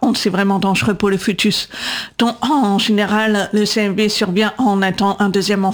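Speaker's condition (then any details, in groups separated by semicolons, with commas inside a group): Profound congenital deafness, congenital, due to cytomegalovirus (CMV); cochlear implants left 8.5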